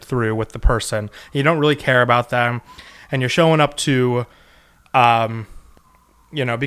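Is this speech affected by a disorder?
No.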